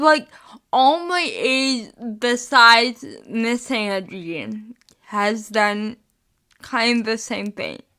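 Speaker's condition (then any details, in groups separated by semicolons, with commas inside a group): Spastic cerebral palsy, mixed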